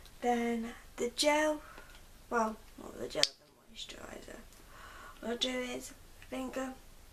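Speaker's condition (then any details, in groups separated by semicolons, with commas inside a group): Cerebral palsy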